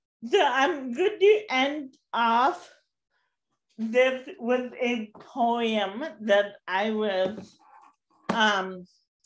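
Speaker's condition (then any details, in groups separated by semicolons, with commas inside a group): Cerebral palsy; since birth, walks with walker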